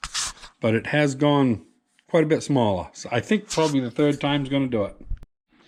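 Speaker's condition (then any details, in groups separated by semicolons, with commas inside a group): No condition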